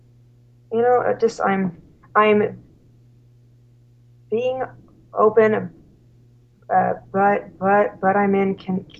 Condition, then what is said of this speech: Stuttering. I could be open as far as just letting my stuttering rip and having it out there, but it's another thing to just be like in holding the reins and saying, okay, yes, I can't hide my stuttering, but I'm showing that I'm using it to my, you know, just I'm being open, but I'm in control.